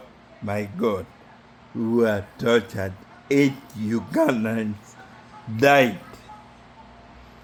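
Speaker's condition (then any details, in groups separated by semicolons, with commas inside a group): Neurological disease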